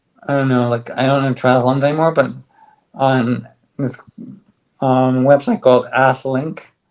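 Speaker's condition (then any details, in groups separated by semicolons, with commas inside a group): ALS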